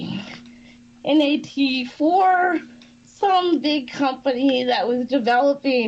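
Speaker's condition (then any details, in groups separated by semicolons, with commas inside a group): Cerebral palsy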